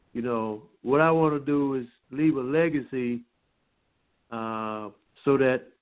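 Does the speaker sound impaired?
No.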